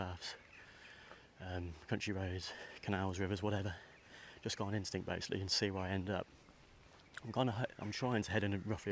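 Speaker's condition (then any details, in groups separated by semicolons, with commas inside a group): No condition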